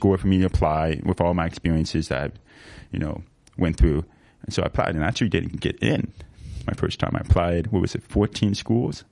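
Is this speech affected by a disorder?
Yes: severe to profound hearing loss, sensorineural hearing loss; lost many language skills from late diagnosis.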